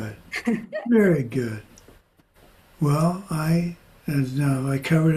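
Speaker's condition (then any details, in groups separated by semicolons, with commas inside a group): Parkinson's; progressing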